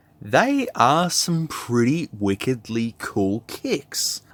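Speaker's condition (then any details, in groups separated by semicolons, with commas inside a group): No condition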